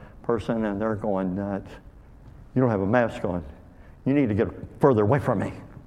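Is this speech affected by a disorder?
Yes: cleft lip and palate; called hair lip; speech hard for others to understand in youth.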